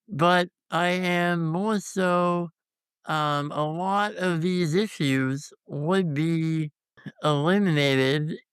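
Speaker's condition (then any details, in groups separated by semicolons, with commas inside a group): Congenital muscular dystrophy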